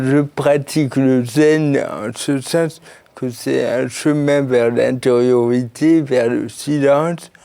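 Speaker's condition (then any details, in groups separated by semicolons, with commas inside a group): Cerebral palsy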